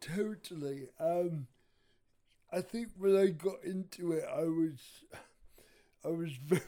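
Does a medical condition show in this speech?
Yes: cerebral palsy; wheelchair user.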